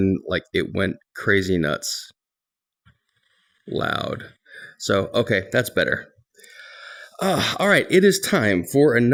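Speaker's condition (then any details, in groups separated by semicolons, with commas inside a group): No condition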